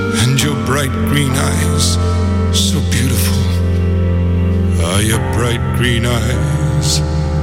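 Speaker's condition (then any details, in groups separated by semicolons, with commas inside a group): No condition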